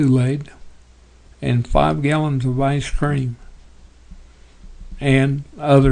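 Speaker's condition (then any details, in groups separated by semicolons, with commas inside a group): Parkinson's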